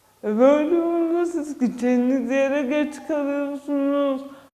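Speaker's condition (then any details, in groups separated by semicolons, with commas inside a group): Cerebral palsy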